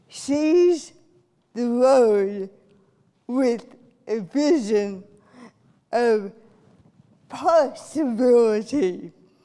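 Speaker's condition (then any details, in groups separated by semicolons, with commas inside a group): Cerebral palsy; from birth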